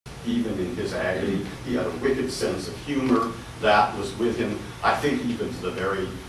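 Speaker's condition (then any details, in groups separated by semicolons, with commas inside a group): No condition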